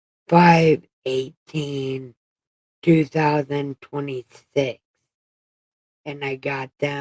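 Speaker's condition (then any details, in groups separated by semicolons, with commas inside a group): Brain injury; about 10 years after injury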